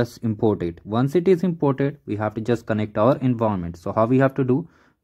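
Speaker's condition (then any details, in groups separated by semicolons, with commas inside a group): No condition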